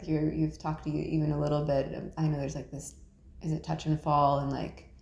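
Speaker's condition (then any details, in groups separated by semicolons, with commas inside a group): No condition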